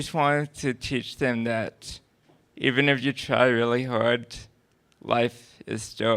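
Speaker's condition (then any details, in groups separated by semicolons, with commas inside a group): Cerebral palsy; oxygen deprivation at birth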